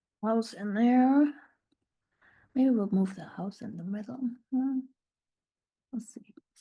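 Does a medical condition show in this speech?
No.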